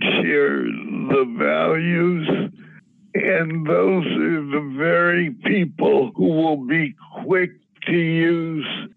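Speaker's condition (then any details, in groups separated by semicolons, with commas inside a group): Parkinson's disease; preferred by tincture dropper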